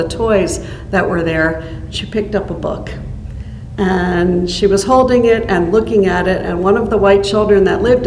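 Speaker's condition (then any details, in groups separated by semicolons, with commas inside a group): No condition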